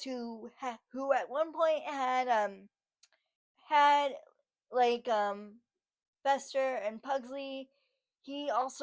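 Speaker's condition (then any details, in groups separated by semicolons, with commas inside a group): Cerebral palsy, spastic; from birth, muscle spasms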